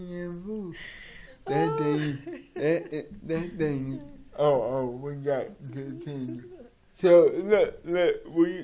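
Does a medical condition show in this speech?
Yes: cerebral palsy; from birth.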